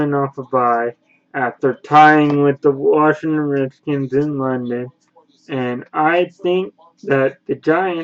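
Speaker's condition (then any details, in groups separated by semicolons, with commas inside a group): Cerebral palsy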